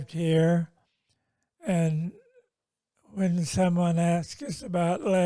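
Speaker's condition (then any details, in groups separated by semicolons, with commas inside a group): Multiple sclerosis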